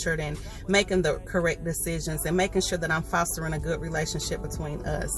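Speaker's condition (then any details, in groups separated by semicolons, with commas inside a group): No condition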